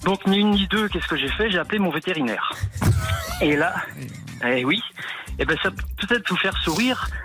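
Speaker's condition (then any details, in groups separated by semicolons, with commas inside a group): No condition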